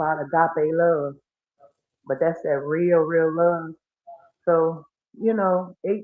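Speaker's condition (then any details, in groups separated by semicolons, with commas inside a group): No condition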